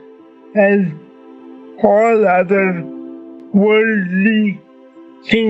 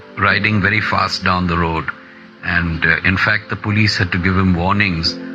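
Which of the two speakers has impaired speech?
The first: cerebral palsy; slow to speak, speech improves with continued talking.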